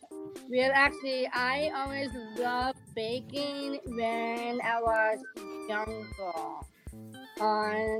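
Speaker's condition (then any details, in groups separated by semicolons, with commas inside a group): Down syndrome; present from birth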